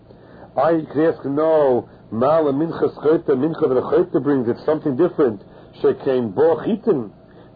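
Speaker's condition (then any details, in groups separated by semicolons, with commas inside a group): No condition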